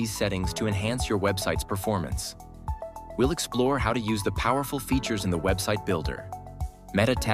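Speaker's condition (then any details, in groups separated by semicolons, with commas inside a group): No condition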